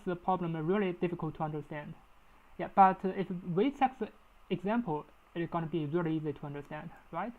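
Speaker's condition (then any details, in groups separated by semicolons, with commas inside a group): No condition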